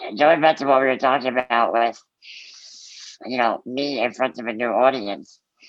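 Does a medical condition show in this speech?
Yes: muscular dystrophy; from birth, collagen 6a3 mutation, floppy hands and feet, diagnosed at 4, type found at 25; good public speaker, public speaking for over two thirds of life.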